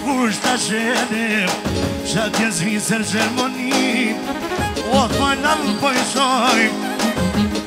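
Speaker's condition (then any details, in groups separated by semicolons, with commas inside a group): No condition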